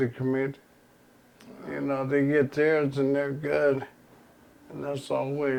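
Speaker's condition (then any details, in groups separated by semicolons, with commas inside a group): ALS; progressive terminal illness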